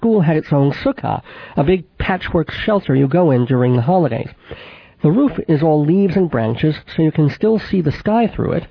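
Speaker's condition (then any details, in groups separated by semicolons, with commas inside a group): Cleft palate with lisp; mild residual lisp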